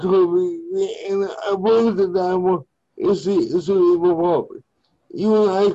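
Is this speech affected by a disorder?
Yes: cerebral palsy; limbs affected, cannot walk, wheelchair user; speech impairment, some listeners may not understand, hosts find speech clear.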